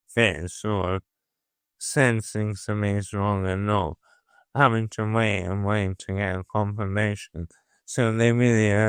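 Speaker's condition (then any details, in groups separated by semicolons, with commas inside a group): Motor neuron disease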